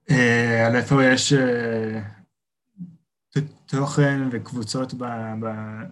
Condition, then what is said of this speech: Stuttering. אה, ואני מוצא את עצמי שבסיטואציות יותר מלחיצות קצת, אני אשתמש בשיטות האלה כי הן כן עוזרות לי להיות יותר בפלואו קצת.